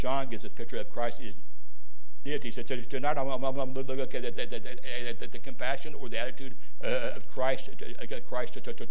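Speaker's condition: Stuttering; stutter as usual way of talking, recent neck surgery; throat may get scratchy during talk, Halls lozenges at hand; worse when unwell, mistaken for stroke by Life Squad paramedics; repeated sounds, repeated words, prolonged sounds

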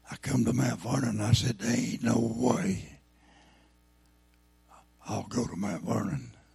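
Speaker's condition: Throat cancer, lost vocal cord; ate away vocal cord

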